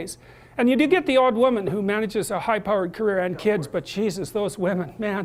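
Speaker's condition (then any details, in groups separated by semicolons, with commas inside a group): No condition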